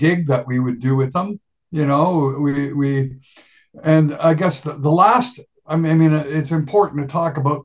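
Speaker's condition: No condition

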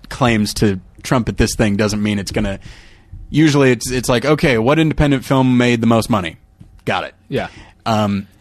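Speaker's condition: No condition

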